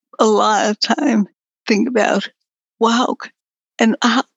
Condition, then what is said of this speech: Multiple sclerosis. With as my MS progressed, I had really difficult talking as well as I wanted to.